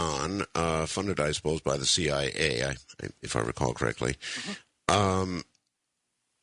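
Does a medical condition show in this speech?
No.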